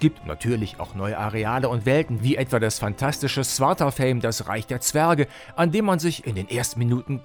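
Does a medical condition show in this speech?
No.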